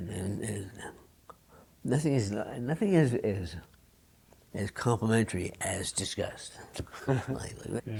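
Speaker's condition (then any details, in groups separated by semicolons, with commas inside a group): Parkinson's disease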